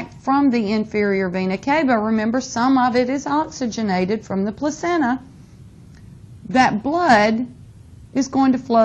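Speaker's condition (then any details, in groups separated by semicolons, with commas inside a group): No condition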